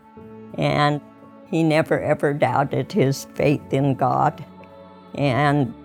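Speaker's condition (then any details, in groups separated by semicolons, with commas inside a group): ALS; lost ability to walk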